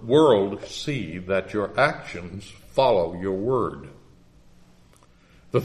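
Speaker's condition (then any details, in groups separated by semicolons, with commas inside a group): No condition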